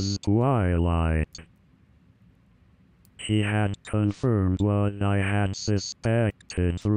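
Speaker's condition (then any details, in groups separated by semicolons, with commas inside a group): Amyotrophic lateral sclerosis; bulbar onset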